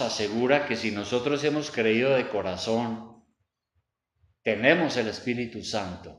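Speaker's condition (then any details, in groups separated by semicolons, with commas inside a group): No condition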